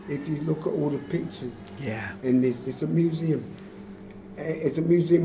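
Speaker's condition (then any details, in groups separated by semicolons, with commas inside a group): Motor neurone disease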